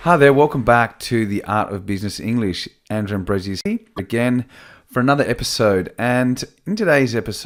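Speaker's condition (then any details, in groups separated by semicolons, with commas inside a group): No condition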